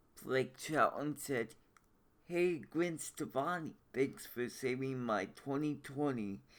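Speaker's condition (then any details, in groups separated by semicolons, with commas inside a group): Cerebral palsy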